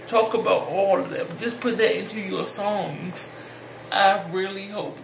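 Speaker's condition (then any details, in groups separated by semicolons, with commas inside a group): Cerebral palsy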